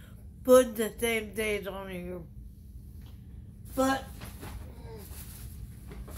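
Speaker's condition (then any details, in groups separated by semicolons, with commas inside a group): Traumatic brain injury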